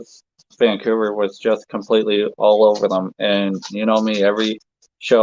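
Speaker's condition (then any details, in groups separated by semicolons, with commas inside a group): No condition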